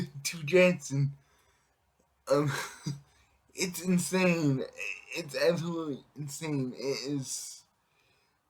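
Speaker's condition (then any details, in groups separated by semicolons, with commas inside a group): Cerebral palsy; affects all muscles; able to speak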